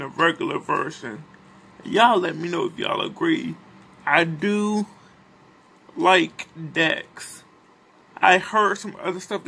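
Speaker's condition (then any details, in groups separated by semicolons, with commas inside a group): Cerebral palsy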